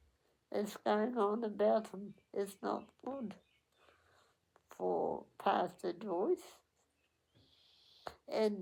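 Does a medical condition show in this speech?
Yes: cerebral palsy; onset at 8 days old.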